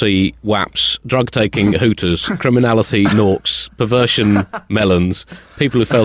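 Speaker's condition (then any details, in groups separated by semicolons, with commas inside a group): No condition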